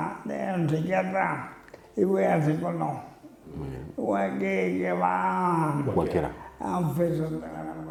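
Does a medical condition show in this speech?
Yes: amyotrophic lateral sclerosis (ela).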